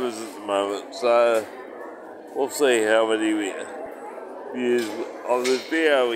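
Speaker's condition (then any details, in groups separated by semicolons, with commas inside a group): Cerebral palsy; uses wheelchair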